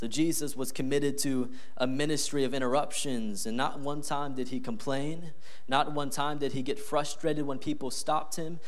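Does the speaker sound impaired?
No.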